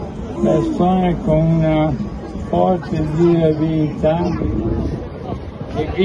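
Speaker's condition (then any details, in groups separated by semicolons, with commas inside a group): ALS; bulbar form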